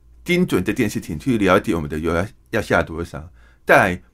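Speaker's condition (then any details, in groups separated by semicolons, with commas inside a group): Hearing impairment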